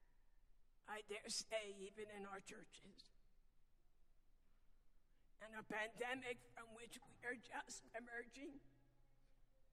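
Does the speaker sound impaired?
Yes: vocal dysphonia; still able to speak.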